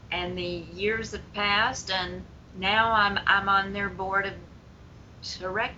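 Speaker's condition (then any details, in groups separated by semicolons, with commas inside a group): Stuttering; long-standing stuttering, managed over the years; repeated words, blocks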